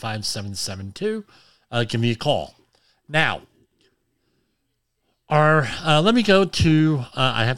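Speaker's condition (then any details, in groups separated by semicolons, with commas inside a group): Cleft lip and palate; formerly unintelligible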